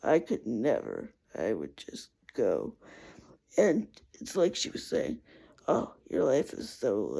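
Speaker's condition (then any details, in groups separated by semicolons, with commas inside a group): Cerebral palsy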